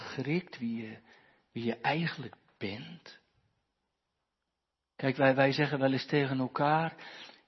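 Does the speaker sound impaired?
No.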